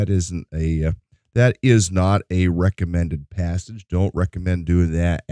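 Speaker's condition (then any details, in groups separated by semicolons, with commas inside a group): No condition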